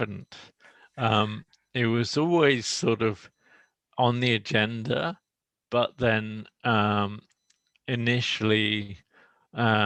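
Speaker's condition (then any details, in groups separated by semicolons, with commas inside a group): Motor neuron disease; about 18 months since diagnosis, no longer walking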